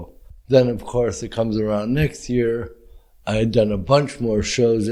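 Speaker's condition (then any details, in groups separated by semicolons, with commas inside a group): Cerebral palsy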